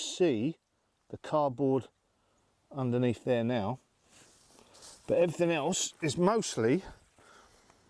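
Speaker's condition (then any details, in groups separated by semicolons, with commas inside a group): No condition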